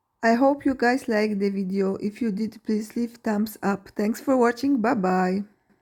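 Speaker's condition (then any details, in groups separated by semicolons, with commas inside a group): No condition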